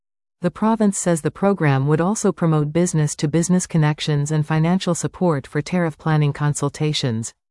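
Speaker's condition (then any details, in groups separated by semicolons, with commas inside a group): No condition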